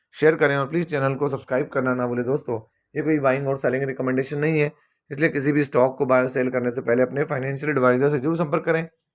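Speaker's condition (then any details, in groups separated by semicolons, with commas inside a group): No condition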